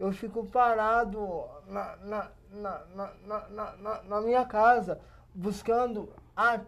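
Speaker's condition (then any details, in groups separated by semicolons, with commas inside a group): Cerebral palsy; age 27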